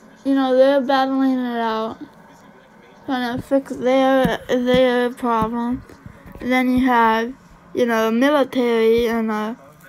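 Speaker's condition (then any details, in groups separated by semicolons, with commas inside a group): Cerebral palsy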